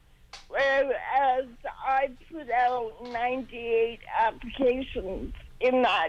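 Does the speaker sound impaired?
Yes: cerebral palsy, mild.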